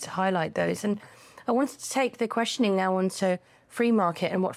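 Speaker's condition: No condition

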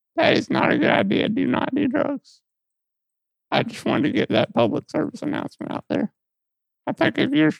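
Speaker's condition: Muscular dystrophy; lifelong

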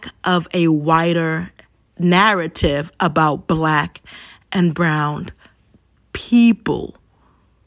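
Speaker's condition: Stuttering; traumatic brain injury survivor, gets worn out with brain overload; stumbles upon words, listeners asked to breathe and wait through stumbles; blocks

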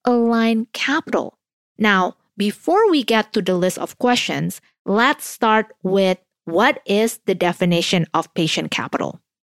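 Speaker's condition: No condition

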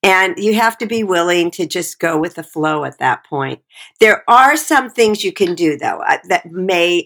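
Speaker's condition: No condition

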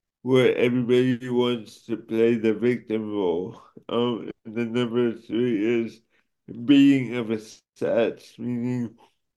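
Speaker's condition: Cerebral palsy; affects speech and motor skills

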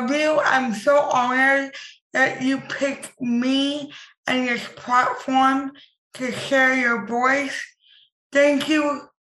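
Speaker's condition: Impaired speech; described as speech disabled

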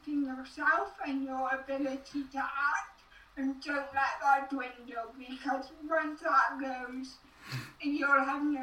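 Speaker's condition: Cerebral palsy

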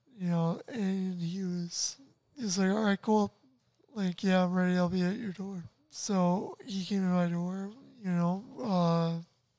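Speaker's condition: Tracheostomy, ventilator dependent; spinal cord injury from car accident at twenty, paralyzed from neck down, early cuff-up voicelessness

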